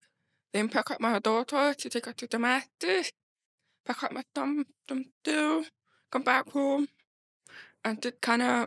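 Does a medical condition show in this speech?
Yes: deafness; hearing loss.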